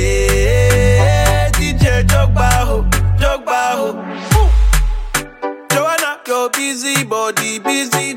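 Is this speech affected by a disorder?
No.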